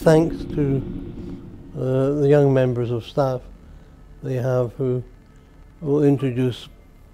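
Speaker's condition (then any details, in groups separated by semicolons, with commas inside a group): Multiple sclerosis; affects hands; no use of hands, nearly 75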